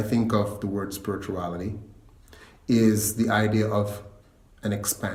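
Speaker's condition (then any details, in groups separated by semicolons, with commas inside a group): No condition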